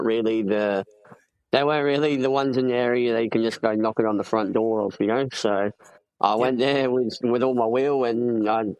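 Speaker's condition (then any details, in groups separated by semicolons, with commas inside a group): Cleft palate; congenital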